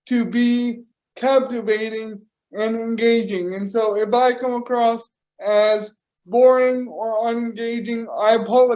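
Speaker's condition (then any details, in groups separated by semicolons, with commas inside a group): Cerebral palsy; power wheelchair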